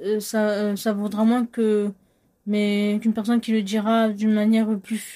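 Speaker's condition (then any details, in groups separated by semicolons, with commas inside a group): Cluttering and stuttering; stuttering since about age 12-13, cluttering identified later during therapy; in speech therapy, cluttering more bothersome than stuttering; rapid cluttered speech, extra, cut or forgotten words, often asked to repeat, hard to understand; repeated sounds, prolonged sounds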